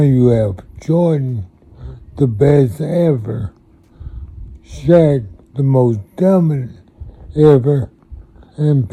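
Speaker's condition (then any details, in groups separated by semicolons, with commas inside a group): Multiple sclerosis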